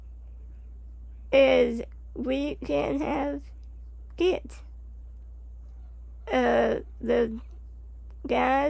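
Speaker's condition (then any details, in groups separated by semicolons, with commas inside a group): Spinal muscular atrophy type 2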